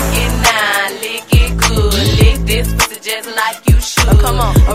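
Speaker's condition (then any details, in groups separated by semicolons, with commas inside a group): No condition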